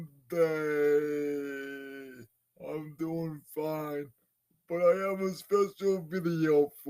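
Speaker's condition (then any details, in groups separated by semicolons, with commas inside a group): Cerebral palsy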